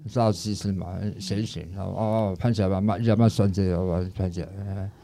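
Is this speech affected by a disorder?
Yes: tongue cancer, stage 4 tongue cancer and parotid cancer; daily pronunciation practice after recovery, now speaks clearly, called a miracle by others.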